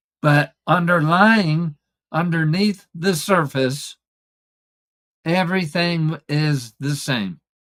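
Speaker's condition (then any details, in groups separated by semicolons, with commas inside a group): ALS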